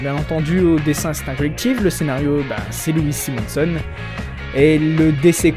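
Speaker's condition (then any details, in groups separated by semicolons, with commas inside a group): No condition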